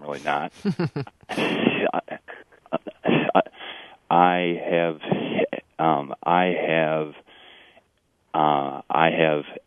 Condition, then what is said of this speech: Stuttering. I used a speech therapy technique that is like this, I'm watching my breathing, I'm phrasing my words.